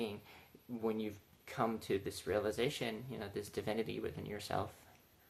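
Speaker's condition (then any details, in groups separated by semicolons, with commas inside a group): No condition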